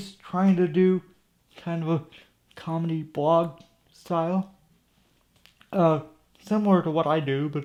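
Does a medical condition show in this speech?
Yes: cerebral palsy; from birth.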